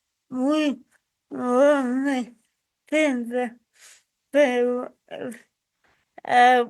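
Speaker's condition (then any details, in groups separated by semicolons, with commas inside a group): Cerebral palsy; from birth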